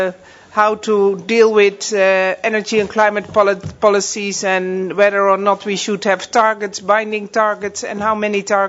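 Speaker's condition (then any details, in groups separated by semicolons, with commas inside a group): No condition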